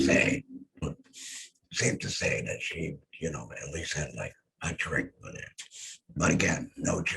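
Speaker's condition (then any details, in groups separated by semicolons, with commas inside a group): Head and neck cancer; voice lost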